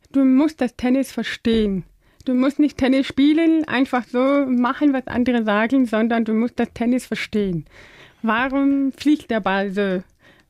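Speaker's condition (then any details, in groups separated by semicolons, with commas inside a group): Deafness; learned speaking as child using balloons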